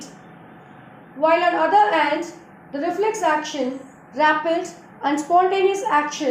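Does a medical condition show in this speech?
No.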